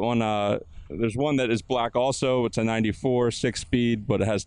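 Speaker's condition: No condition

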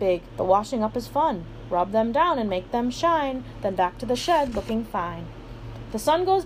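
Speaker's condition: No condition

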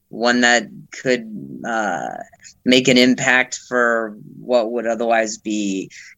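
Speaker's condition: Stutter; severe early in comedy career; voice used to be very slow, now much better; blocks

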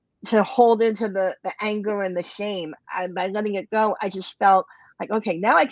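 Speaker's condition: Cleft lip and palate, bilateral; congenital

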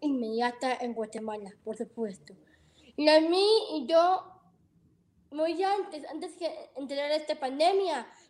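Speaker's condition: Down syndrome; about 21 years since birth

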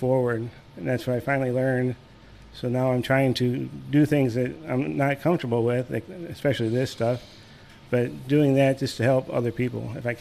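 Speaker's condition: Parkinson's; diagnosed at age 44

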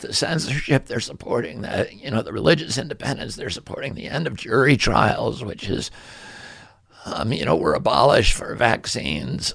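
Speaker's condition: Spasmodic dystonia; voice affected

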